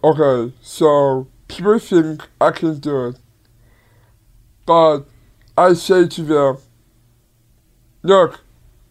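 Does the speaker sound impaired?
Yes: Down syndrome; low muscle tone, poor balance, delayed reaction time, took 6 years to learn bike riding.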